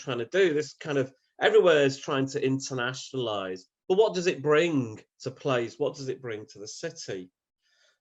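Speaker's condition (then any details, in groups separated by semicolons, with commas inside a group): No condition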